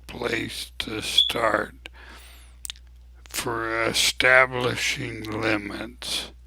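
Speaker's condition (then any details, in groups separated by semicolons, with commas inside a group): ALS; abnormally slow voice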